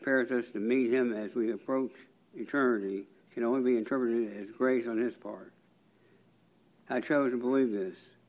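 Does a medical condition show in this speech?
Yes: Parkinson's disease; onset age 49, worsened after 7 years, deep brain stimulation, six surgeries at Vanderbilt Hospital; 17 years since onset, progressive, accelerated during oral cancer treatment, weak, immunotherapy at West Clinic.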